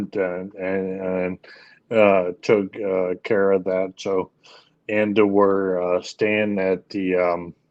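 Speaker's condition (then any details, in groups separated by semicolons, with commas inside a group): ALS; leg onset, later arm weakness; speech issues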